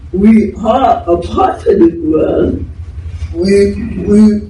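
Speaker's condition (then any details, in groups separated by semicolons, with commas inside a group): Cerebral palsy; left side affected; voice damaged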